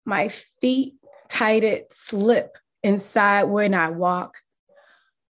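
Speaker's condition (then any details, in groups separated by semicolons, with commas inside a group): No condition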